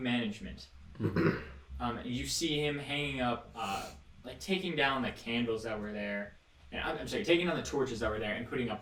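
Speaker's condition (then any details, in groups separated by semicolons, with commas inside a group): No condition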